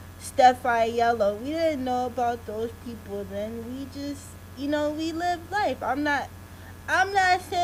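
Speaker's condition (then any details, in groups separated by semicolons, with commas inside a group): Cerebral palsy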